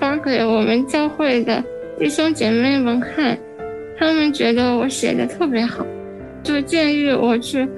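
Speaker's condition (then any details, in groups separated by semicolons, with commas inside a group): Spinal muscular atrophy; genetic motor neuron disease, most severe type, weak from birth, never stood, fully dependent for eating, sleeping, turning; age 23, outlived doctors' prognosis of not reaching adulthood, marked decline since second year of junior high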